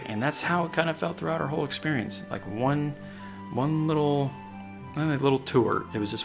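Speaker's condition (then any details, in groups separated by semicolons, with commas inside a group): No condition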